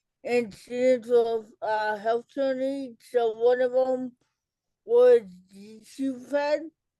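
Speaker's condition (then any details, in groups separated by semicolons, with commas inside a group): Cerebral palsy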